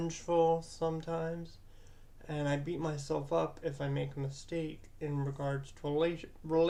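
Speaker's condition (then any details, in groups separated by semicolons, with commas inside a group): Cerebral palsy; present from birth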